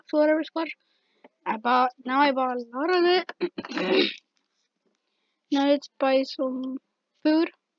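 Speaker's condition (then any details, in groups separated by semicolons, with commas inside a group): No condition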